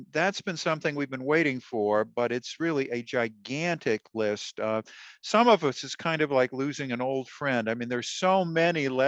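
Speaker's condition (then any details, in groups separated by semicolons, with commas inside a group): No condition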